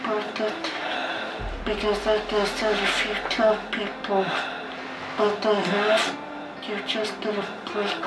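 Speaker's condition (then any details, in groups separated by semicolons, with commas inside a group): ALS; genetic FUS mutation, highly aggressive, onset as limp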